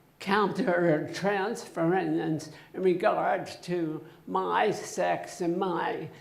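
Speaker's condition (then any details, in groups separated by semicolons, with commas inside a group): Essential tremor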